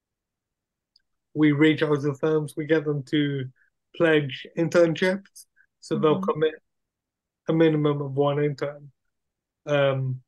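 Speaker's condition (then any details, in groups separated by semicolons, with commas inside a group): Cerebral palsy; wheelchair user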